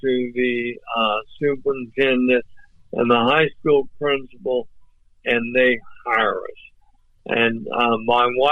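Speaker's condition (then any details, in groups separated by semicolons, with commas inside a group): ALS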